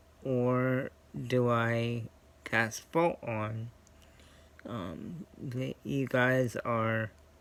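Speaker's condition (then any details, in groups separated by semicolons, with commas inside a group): Cerebral palsy; scoliosis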